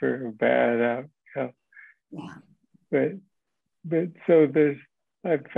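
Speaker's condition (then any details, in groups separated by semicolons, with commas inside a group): Parkinson's disease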